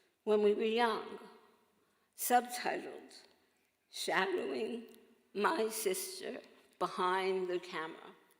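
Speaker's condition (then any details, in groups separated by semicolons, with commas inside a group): Oral cancer survivor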